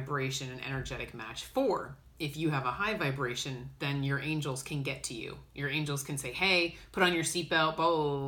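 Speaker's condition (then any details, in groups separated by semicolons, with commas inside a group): No condition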